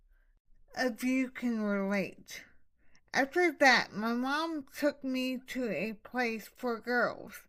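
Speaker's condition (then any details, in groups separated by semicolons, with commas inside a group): Hemiplegic cerebral palsy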